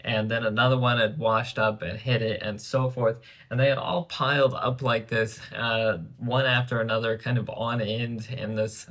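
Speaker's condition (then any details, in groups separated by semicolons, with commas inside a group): No condition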